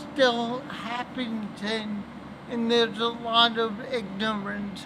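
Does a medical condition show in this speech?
Yes: cerebral palsy.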